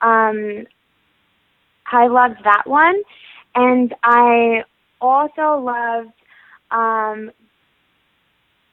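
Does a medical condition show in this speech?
Yes: stuttering; attends National Stuttering Association conferences; needs extra time to speak, letters to teachers, friends avoid filling in words; here blocks.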